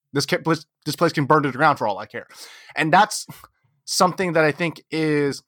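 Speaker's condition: No condition

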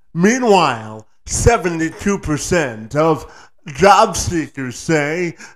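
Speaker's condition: Cerebral palsy, spastic quadriplegia

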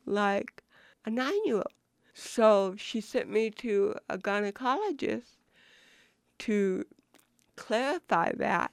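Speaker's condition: Cerebral palsy; titanium neck

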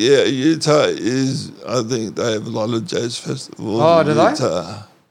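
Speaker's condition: Cerebral palsy; once cold stays cold

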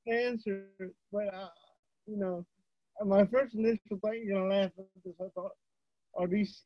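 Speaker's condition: Cerebral palsy; types with one index finger, no voice recognition software such as Dragon

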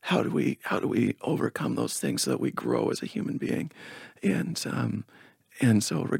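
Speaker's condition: Spasmodic dysphonia; speaks in higher pinched tone to reliably get words out, lower voice inconsistent

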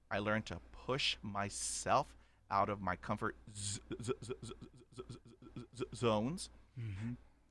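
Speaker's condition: Stuttering; stutter since about age 5 after shock and trauma, mute one year, 20 years speech therapy; stutter persists, blocks and repetitions since childhood, fluent when whispering, using accents or acting; prolonged sounds, blocks

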